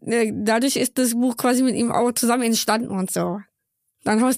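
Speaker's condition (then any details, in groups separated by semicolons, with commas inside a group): Down syndrome; congenital, born in Köln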